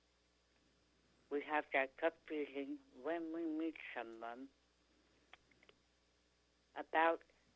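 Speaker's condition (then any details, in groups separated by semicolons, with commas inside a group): Tongue cancer; now speaks pretty clearly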